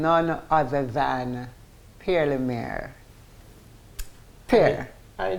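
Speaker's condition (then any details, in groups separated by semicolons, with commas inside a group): No condition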